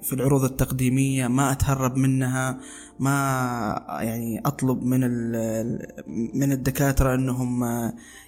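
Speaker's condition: Stuttering; stuttering since early life, formerly very severe, uncontrollable even in simple situations; greatly reduced over time, recurs in certain situations; largely fluent now, stuttering returns in certain situations; repeated words, prolonged sounds

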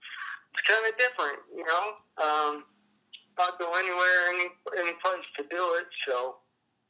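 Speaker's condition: Cerebral palsy; appearance likened to Parkinson's

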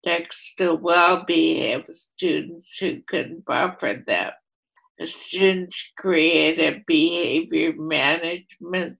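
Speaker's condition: ALS, primary lateral sclerosis; voice affected

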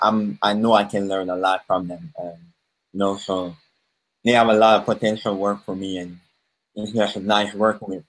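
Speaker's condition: Cleft palate; speech impediment since birth

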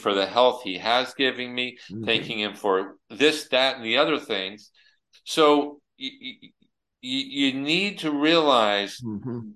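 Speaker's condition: Stuttering; lifelong stuttering; stuttering worse since accident, accident left paralysis from neck down, now walks after physical therapy, technology; able to talk while paralyzed; repeated sounds, prolonged sounds

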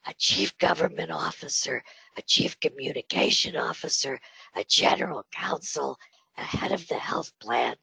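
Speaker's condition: Spasmodic dysphonia; treated with Botox

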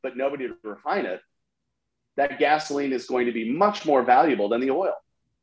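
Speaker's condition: No condition

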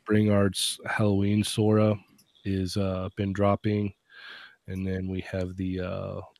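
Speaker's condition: No condition

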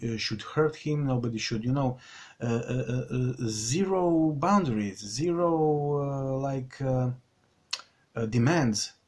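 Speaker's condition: Stuttering; stutter since childhood, continuing into adulthood; still stutters; prolonged sounds

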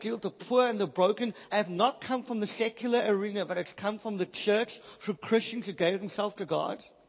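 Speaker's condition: Cleft palate, Pierre Robin syndrome

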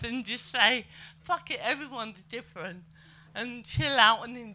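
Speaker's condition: Cerebral palsy; able to speak and move

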